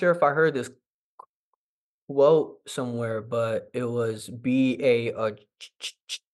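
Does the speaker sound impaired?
Yes: stuttering; previously could not speak well, sometimes hides stutter around friends and family; here prolonged sounds.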